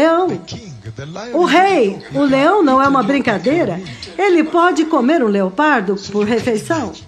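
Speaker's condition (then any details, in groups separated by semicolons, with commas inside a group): No condition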